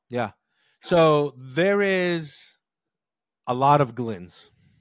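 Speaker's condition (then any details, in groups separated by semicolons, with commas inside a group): No condition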